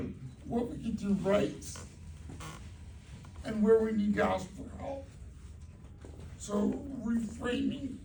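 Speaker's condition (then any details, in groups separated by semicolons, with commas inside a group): Cerebral palsy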